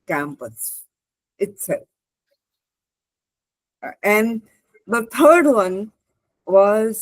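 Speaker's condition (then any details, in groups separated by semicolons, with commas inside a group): Cerebral palsy; spastic left hand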